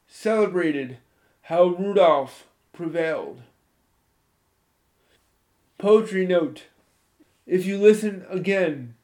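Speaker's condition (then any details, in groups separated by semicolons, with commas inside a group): Spastic cerebral palsy, moderate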